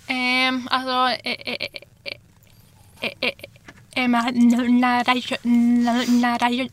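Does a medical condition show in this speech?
Yes: stuttering; since childhood, hid stutter through teens, accepted only a few years ago, met other stutterers at 20 via Stamningsförbundet; openly stutters, stays in blocks until words come out; whole-word and part-word repetitions, blocks held through rather than avoided, sometimes exaggerates stutter; here repeated sounds.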